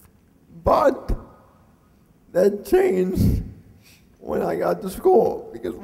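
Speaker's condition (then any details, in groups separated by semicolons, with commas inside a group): Cerebral palsy; mixed quadriplegic type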